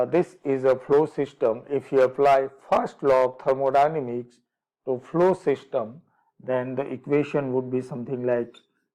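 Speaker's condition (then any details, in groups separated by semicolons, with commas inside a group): No condition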